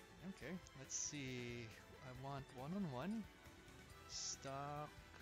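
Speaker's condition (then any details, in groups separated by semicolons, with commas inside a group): No condition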